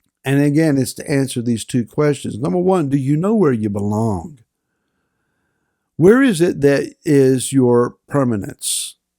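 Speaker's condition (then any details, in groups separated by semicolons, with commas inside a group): No condition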